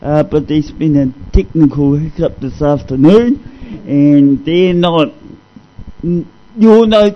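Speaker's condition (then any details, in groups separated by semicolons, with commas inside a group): Cerebral palsy; discovered at age 2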